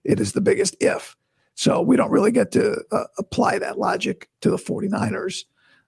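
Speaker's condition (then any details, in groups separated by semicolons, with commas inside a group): Vocal cord surgery recovery; starting vocal coach physical therapy today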